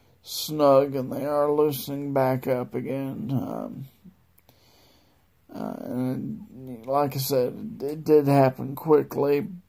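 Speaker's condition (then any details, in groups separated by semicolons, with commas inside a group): Multiple sclerosis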